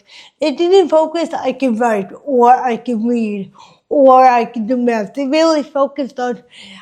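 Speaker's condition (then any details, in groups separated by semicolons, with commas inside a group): Cerebral palsy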